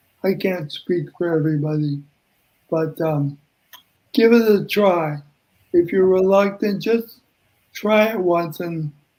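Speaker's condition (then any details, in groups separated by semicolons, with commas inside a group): ALS; mainly affects voice and breathing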